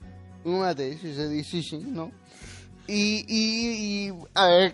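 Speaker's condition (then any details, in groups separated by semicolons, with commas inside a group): Spastic quadriplegic cerebral palsy; neurons lost, no control of legs, legs strapped to keep controlled, uses wheelchair, doctor error suspected but unproven; age 18; control of speech retained, good communicative ability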